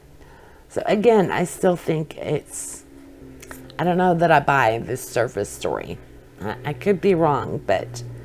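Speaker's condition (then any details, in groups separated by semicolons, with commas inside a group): No condition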